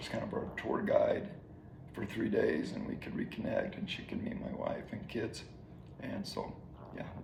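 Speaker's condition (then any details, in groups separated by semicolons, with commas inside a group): ALS; slowly progressing ALS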